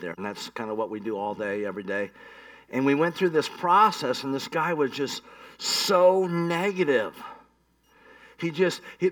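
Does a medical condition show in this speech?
Yes: cleft palate; once stopped breathing.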